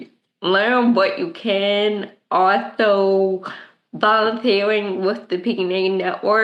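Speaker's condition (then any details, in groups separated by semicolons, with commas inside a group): Cerebral palsy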